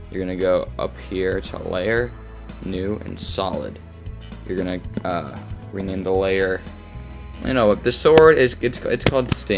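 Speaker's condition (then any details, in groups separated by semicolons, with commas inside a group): No condition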